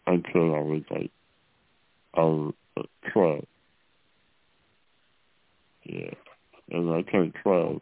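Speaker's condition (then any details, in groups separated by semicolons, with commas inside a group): Muscular dystrophy; diagnosed age 5 by biopsy, progressive muscle weakness, never crawled, childhood falls, prognosis to age 12; tracheostomy to aid breathing about 38 years ago, after life support; voice sounds kind of distorted due to trach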